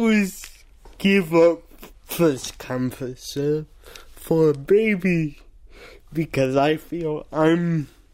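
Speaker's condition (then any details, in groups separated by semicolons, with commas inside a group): Cerebral palsy; says cannot do voices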